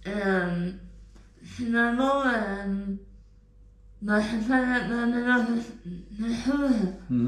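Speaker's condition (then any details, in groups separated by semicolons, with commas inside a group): Tongue cancer; eating difficulty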